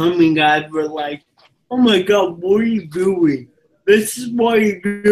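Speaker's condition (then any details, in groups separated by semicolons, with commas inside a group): Cerebral palsy; from birth, physical disability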